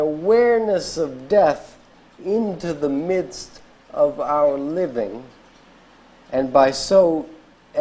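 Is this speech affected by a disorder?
Yes: ALS; diagnosed eight years ago, at age 35.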